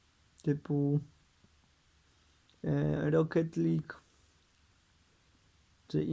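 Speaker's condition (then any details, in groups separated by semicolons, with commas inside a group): Cerebral palsy; uses wheelchair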